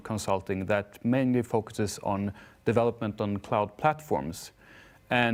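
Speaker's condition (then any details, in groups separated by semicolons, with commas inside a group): No condition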